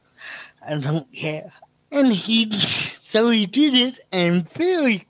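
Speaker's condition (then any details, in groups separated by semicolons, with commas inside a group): Cerebral palsy; feels picking up host's stammer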